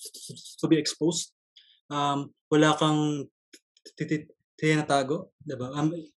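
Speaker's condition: Stuttering; stutter since early childhood, noticed on entering grade school; ongoing stutter, actively coping through Toastmasters public speaking club and speech contests; broken, choppy non-fluent speech, dreads answering strangers like jeepney drivers, public communication affected; repeated sounds

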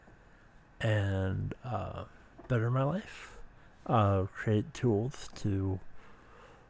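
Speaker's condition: Speech impediment

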